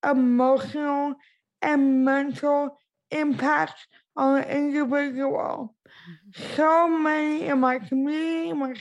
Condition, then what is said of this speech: Cerebral palsy. I said, the reason why I speak concisely, even in written word, is because growing up, I was told that no one wanted to hear me speak because of my impaired speech